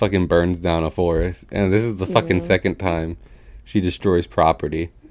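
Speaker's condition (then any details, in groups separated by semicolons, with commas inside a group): No condition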